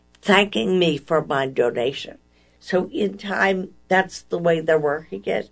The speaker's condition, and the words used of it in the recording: Ataxia. I've been stopped by several policemen saying, "I don't think you should drink anymore, ma'am."